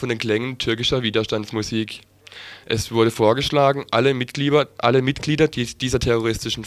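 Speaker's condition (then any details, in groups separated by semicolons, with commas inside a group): No condition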